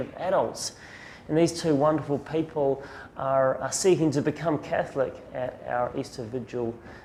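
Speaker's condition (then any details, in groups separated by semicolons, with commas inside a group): No condition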